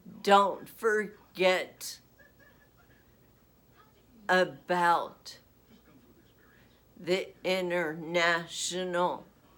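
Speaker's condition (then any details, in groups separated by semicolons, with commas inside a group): Essential tremor; voice, progressive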